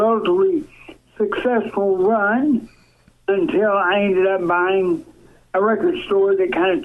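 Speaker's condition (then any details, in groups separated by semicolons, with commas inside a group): Cerebral palsy; from birth, quadriplegic, lifelong wheelchair user; severely disabled, wheelchair, uses voice-activated software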